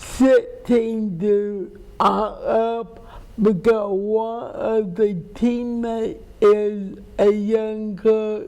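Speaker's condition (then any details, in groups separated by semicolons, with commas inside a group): Cerebral palsy; speech impairment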